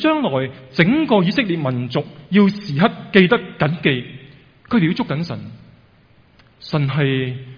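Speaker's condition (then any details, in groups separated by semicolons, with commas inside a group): No condition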